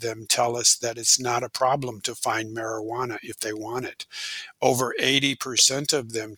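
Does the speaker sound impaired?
No.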